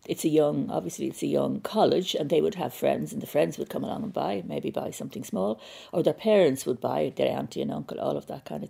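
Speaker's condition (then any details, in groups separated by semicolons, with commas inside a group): No condition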